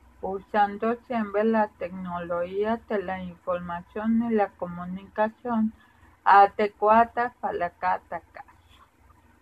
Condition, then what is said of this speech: Cerebral palsy. Parálisis cerebral hipotónica es decir, que tengo poco equilibrio, dificultad al caminar, al hablar y con lentitud al escribir.